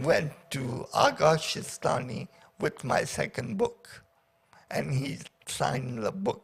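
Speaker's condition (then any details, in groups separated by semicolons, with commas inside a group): Paraplegia with essential tremor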